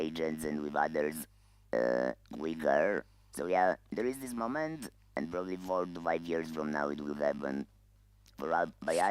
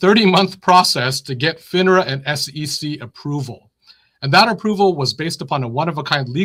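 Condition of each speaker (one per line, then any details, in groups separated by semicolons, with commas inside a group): Laryngeal cancer, voice loss, electrolarynx; larynx removed, breathes through neck opening; voice lost 8 years ago; no natural voice, electrolarynx with pitch control
No condition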